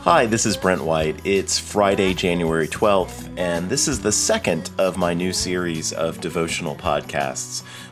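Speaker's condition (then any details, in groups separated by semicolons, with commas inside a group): No condition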